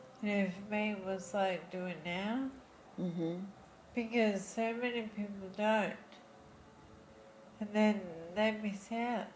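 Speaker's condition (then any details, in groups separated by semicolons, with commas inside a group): Friedreich's ataxia; diagnosed in childhood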